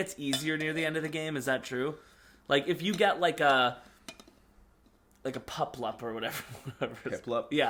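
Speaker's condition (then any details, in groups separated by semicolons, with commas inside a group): No condition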